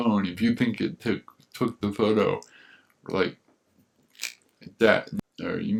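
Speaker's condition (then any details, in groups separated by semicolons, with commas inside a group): Cerebral palsy; affects gait and walking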